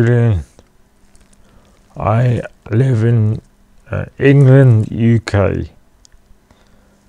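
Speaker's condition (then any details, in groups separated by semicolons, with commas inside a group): Cerebral palsy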